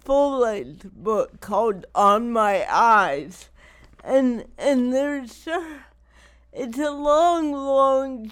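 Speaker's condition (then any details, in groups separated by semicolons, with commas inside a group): Cerebral palsy; not degenerative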